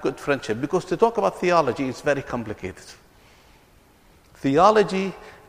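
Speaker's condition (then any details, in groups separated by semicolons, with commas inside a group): No condition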